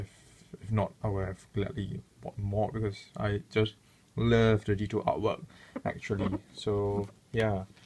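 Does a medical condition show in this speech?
No.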